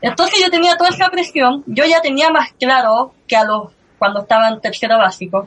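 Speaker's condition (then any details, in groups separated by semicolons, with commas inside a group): Cleft lip and palate; since early childhood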